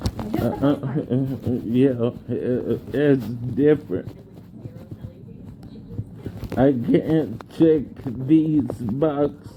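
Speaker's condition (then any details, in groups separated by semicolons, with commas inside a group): Cerebellar degeneration and ataxia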